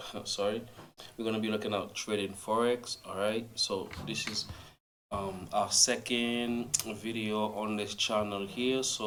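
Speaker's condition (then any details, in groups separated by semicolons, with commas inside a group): No condition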